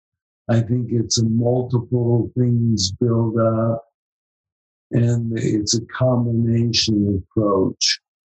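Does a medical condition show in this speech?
Yes: ALS; cramping, spasticity, fasciculations from about 5 years ago, onset age 53, throat worst, legs minimally affected; lost 12 to 39% breathing capacity, saliva into lungs, cough, stem cells, ozone IV, hyperbaric oxygen; slurred speech, lost deep resonating radio voice, throat badly affected.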